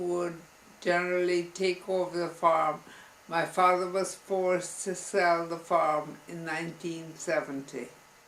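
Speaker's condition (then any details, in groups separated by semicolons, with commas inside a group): Multiple sclerosis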